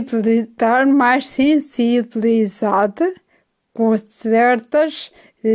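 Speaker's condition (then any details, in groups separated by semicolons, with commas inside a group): Ataxia after brain injury; acquired, brain injury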